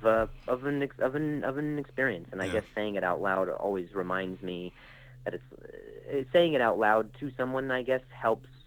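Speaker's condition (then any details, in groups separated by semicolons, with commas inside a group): Stutter; acquired stutter after traumatic brain injury and concussion from freak softball injury, motor skills also affected; stuttered speech; repeated sounds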